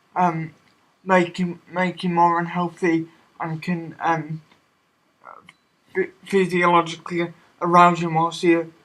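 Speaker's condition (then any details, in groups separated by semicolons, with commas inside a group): Cerebral palsy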